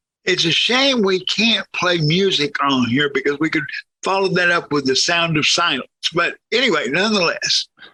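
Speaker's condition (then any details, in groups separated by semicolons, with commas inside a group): Cerebral palsy, severe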